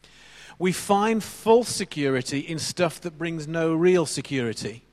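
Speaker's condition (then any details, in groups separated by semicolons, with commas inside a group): No condition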